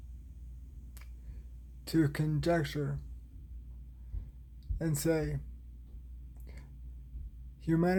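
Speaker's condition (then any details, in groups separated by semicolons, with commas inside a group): Cerebral palsy, spastic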